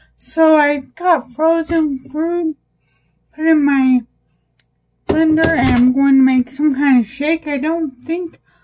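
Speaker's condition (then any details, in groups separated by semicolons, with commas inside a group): Brain injury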